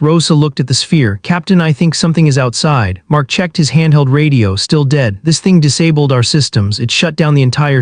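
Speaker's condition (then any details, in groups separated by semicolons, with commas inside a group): No condition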